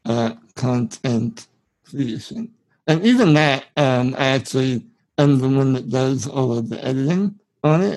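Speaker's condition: Spinal muscular atrophy; genetic, present from birth, form of muscular dystrophy, brain signals not reaching muscles, severe atrophy in almost all muscles; subtitles provided for guest's speech in video version

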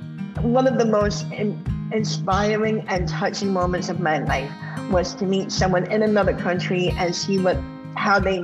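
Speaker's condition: Bilateral cleft lip and palate; congenital

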